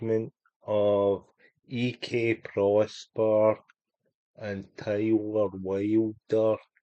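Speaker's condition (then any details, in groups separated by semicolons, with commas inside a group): Cerebral palsy; unable to walk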